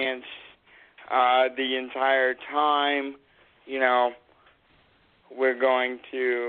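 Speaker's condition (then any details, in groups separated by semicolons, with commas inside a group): Cerebral palsy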